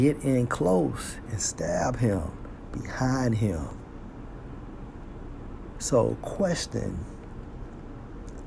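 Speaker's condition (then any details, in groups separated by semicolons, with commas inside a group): No condition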